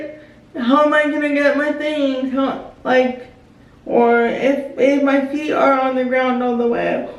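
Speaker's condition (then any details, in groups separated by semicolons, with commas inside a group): Spastic quadriplegic cerebral palsy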